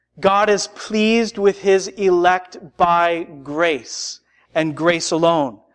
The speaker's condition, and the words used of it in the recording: No condition.